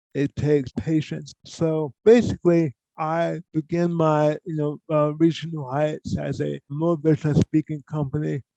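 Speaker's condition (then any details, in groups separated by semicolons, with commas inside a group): Cerebral palsy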